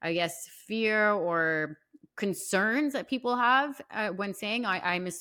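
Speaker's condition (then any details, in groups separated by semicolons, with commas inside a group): No condition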